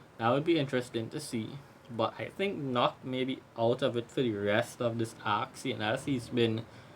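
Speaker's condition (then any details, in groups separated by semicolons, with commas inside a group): No condition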